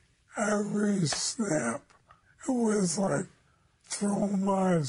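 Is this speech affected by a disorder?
Yes: ALS; slower form, onset age 52 with hand weakness, suspected football head trauma cause; body starting to fail, still types with thumbs, new treatment by Dr. Merit Sukovich slows progression; voice has lost its timbre.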